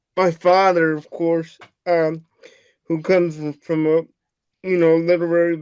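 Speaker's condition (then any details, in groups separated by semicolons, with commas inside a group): Cerebral palsy; wheelchair user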